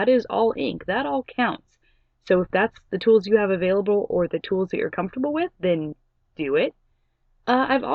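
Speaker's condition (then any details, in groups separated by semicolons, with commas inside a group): No condition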